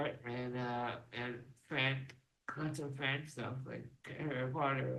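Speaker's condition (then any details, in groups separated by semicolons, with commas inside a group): Duchenne muscular dystrophy; hereditary, spinal fusion with rod, tilt-recline wheelchair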